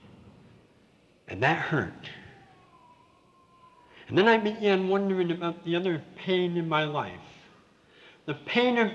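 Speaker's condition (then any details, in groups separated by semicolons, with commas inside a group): Severe cleft palate with lisp; no upper lip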